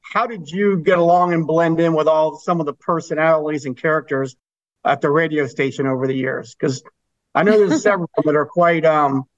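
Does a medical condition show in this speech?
No.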